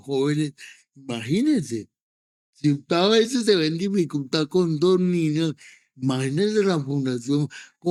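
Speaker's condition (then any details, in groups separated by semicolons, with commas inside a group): Cerebral palsy; present from birth, walks with difficulty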